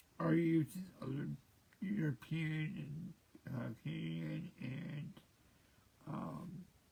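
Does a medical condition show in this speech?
Yes: cerebral palsy; present since birth.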